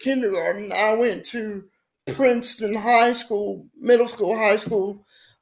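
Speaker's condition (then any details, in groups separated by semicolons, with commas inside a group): Spastic quadriplegic cerebral palsy; from birth, fully wheelchair bound, cannot move self, affects muscle tone; speech sometimes affected if not careful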